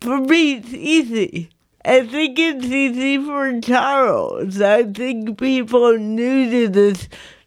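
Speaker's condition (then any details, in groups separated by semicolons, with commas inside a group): Cerebral palsy; not degenerative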